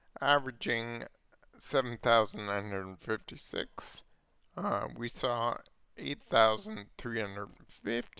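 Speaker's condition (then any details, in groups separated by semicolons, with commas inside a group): Multiple sclerosis; slowed words, prolonged talking difficult, voice affected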